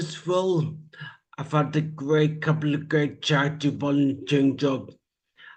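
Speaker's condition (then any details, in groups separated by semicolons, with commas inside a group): Traumatic brain injury; speech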